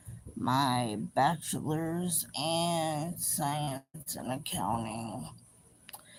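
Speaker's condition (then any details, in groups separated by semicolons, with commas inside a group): Cerebral palsy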